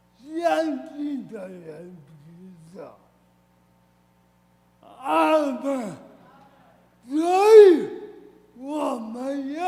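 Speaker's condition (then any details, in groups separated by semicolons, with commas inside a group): Cerebral palsy, severe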